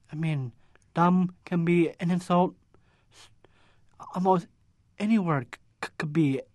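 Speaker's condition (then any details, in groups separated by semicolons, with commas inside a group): Down syndrome; cognitive disability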